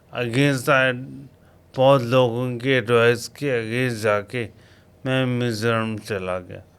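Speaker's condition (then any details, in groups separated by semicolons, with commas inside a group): Coma after road accident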